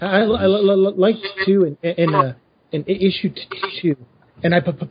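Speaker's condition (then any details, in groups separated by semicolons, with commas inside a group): Stutter; apologized for so listeners not think of audio issues; repeated sounds, repeated words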